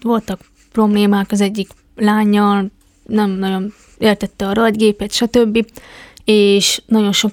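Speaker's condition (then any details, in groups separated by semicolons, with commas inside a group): Deafness; congenital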